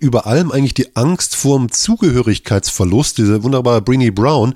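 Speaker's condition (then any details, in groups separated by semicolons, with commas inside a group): No condition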